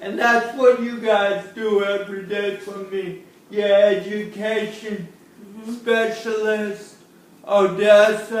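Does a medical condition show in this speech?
Yes: cerebral palsy; since birth.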